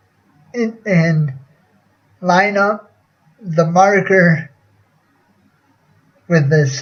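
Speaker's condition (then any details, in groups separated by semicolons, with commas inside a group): Cerebral palsy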